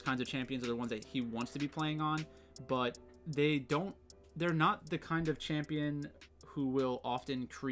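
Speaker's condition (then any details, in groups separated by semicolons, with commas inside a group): No condition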